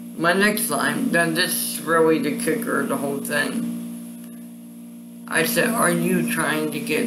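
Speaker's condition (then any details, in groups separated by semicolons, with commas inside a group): Cerebral palsy; voice sound affected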